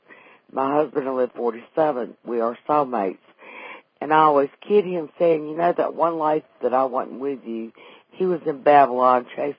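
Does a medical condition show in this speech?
Yes: vocal cord paralysis after stroke, unilateral vocal fold paralysis; familial stroke at age 35, one vocal cord paralyzed, wheelchair user, left hand slightly impaired; can no longer sing since vocal cord paralysis.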